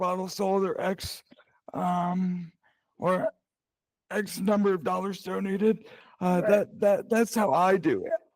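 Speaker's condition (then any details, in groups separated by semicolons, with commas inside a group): Cerebral palsy; present from birth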